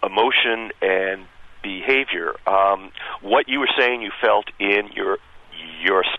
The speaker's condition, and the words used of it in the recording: Stuttering. It wasn't a conscious choice, so I'm not really nervous, and I can speak fairly well.